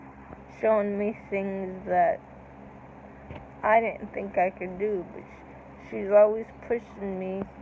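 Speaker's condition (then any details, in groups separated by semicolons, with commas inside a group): Cerebral palsy; unable to walk, multiple surgeries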